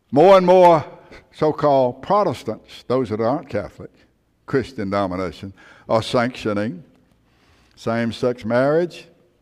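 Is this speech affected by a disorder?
No.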